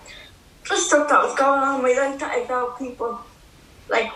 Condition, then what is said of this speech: Cerebral palsy. And you're clear as crystal conversation-wise, but obviously you're difficulty is physical movement, so that's the area of disability for you, is it?